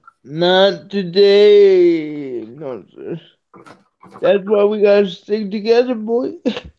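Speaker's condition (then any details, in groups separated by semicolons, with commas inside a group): Cerebral palsy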